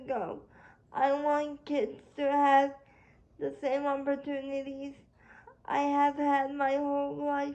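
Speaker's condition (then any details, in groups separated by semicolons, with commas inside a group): Cerebral palsy; spastic quadriplegia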